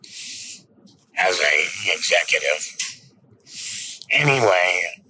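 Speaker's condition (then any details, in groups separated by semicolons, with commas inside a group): Laryngectomy; rattles esophagus like vocal cords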